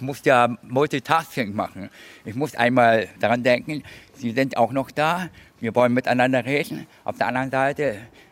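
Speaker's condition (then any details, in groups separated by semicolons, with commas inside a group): Deafness; near-total hearing loss since age one, secondary damage of smallpox vaccination, court-recognized vaccine damage, hearing aids; speaks unusually clearly for a deaf person, learned tones through body and hands from opera-singer father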